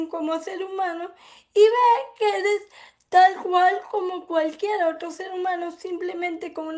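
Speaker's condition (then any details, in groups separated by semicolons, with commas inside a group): Cerebral palsy; from birth; affects speech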